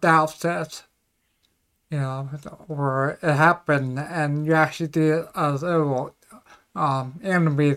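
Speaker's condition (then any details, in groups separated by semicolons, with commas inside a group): Cerebellar ataxia; not a walker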